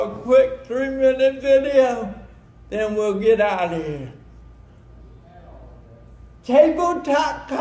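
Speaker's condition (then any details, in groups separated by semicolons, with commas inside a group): Cerebral palsy; since birth, brain damage at birth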